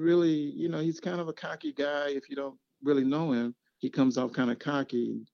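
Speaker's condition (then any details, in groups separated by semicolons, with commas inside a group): No condition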